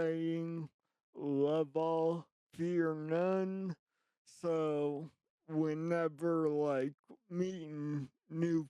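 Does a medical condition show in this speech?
Yes: traumatic brain injury.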